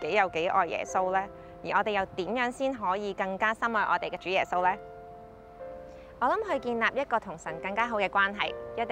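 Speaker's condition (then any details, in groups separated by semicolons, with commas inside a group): No condition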